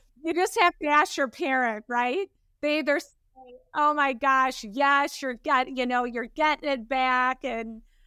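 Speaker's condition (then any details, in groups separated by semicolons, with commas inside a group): No condition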